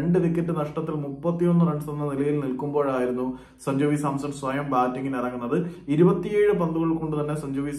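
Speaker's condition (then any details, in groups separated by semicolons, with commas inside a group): No condition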